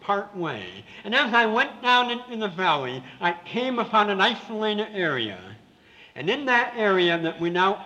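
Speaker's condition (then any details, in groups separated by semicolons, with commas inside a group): Severe cleft palate with lisp; still speaks with a lisp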